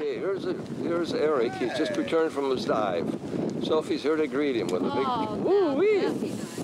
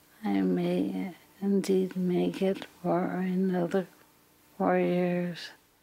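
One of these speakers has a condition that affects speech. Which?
The second: multiple system atrophy; initially misdiagnosed as Parkinson's; diagnosed at 45, little levodopa benefit, no treatment; speech affected, speech therapy for articulation and voice attack.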